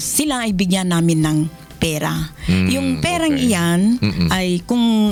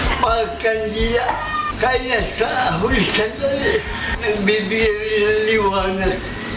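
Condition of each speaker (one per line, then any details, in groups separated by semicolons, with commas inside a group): No condition
Cerebral palsy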